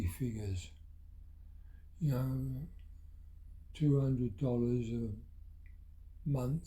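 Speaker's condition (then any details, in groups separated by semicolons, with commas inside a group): Parkinson's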